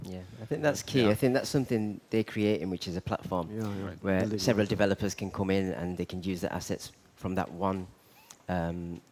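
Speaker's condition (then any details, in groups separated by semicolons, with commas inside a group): No condition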